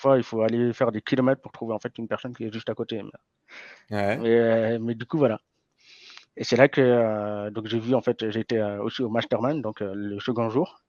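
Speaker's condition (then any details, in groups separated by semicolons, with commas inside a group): Hearing impairment from birth; may get worse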